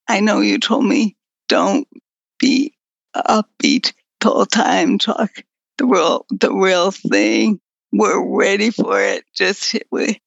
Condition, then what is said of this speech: Multiple sclerosis. I have voice, like right now I'm talking, but in order for me to talk, I have to have a lot of chocolate.